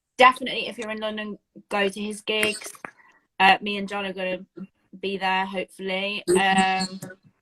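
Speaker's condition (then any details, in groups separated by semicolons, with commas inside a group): No condition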